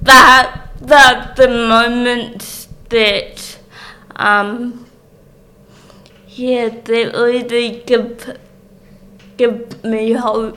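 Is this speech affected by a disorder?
Yes: cerebral palsy; born with cerebral palsy, damage to brain area controlling muscle and movement, childhood physiotherapy and speech therapy, stopped at intermediate; speech obviously affected.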